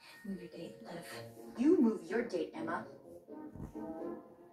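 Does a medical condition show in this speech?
No.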